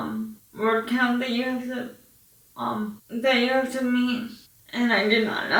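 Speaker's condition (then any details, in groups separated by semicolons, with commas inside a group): Cerebral palsy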